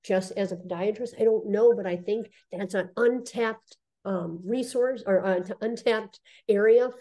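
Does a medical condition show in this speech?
Yes: cleft lip and palate; spoke funny and whistled before reconstruction at 17.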